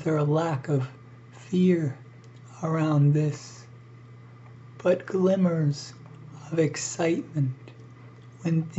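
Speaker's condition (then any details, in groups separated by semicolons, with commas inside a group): ALS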